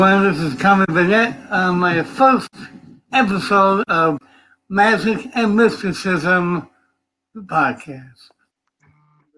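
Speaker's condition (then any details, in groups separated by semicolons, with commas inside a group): Cerebral palsy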